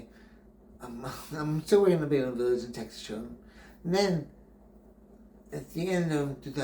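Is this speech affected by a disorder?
Yes: brain injury; memory greatly affected.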